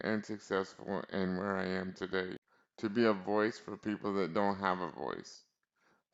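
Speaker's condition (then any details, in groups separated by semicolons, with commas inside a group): Cerebral palsy; spastic quadriplegia, relies on caregivers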